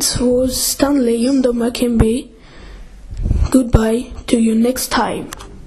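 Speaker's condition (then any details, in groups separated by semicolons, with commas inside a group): No condition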